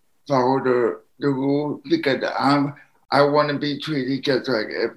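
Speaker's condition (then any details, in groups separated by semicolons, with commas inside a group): Spastic quadriplegic cerebral palsy; all four limbs affected, brain movement wiring underdeveloped, lifelong full-time wheelchair user; speech noticeably affected, some verbal issues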